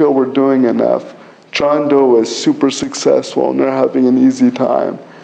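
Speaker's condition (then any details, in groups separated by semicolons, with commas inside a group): Cerebral palsy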